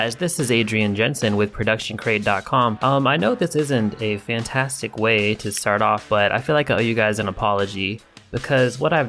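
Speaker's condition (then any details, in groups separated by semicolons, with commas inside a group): No condition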